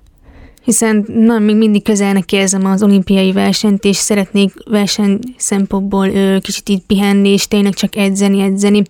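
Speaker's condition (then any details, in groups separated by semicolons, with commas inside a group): Hearing impairment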